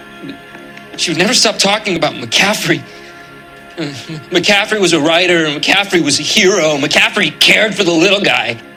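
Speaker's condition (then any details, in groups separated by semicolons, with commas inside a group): No condition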